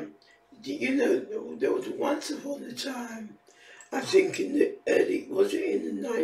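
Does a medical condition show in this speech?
Yes: facial palsy; can barely hear own speech.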